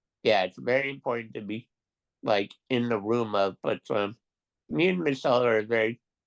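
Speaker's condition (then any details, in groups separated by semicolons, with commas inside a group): Duchenne muscular dystrophy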